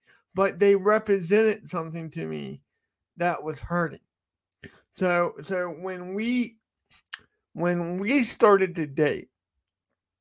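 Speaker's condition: Cerebral palsy

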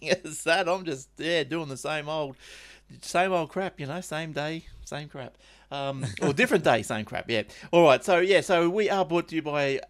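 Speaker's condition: No condition

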